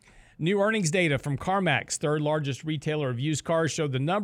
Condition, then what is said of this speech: None; typical speech.